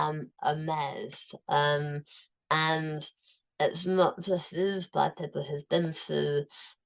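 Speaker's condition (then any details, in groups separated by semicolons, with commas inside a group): Tongue cancer, tongue removed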